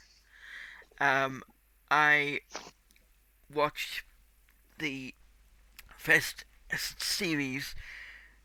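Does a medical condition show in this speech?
Yes: cerebral palsy; tight muscles.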